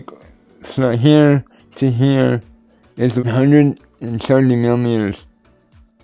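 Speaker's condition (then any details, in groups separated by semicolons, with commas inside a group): Cerebral palsy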